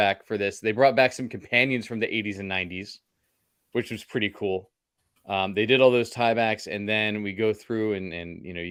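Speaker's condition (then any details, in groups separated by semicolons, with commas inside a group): No condition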